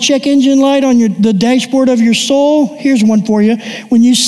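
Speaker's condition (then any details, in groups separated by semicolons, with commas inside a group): No condition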